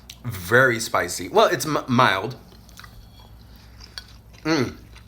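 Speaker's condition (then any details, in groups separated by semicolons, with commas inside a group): No condition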